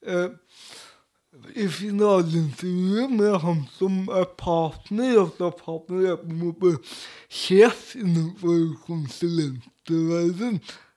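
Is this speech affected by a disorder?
Yes: cerebral palsy; speech difficulties, often mistaken for being drunk even when sober.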